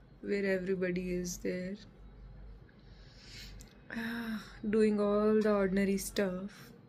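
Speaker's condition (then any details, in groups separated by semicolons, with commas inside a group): No condition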